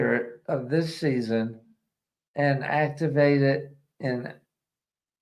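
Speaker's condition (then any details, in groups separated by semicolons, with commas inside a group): ALS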